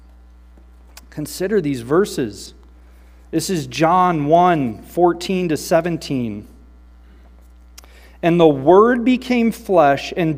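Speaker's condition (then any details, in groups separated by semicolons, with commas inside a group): No condition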